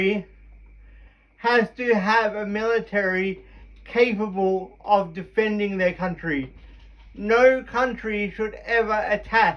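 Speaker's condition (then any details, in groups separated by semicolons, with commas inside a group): Cerebral palsy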